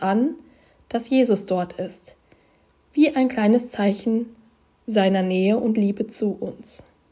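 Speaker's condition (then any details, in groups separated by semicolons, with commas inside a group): No condition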